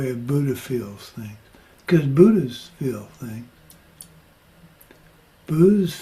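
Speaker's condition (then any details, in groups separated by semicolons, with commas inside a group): Parkinson's; progressing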